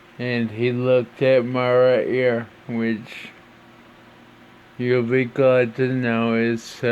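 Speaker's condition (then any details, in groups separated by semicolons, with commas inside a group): Brain injury (brain shearing)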